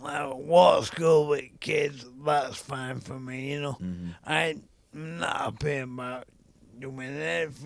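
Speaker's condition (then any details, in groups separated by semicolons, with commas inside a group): ALS; young onset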